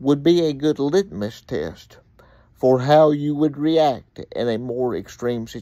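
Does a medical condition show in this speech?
Yes: cerebral palsy; reports speaking clearly.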